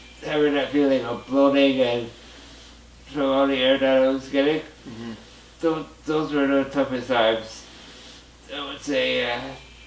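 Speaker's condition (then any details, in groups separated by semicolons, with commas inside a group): Muscular dystrophy, Duchenne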